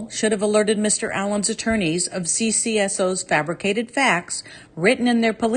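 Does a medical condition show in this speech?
No.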